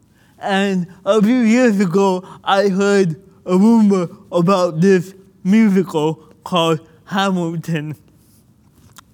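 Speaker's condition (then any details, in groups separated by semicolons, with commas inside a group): Cerebral palsy; listeners may need to rewind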